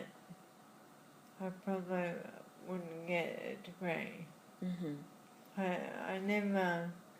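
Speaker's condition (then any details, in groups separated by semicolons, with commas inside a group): Friedreich's ataxia; diagnosed in childhood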